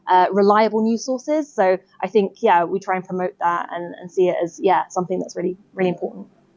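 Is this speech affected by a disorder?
No.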